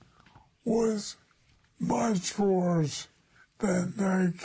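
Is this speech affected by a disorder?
Yes: ALS; onset about age 52 with hand weakness, slower form, head trauma suspected cause, diagnosed Mount Sinai Hospital; body starting to fail, Dr. Merit Sukovich's treatment slows progression by third, types book with thumbs; voice has lost its timbre.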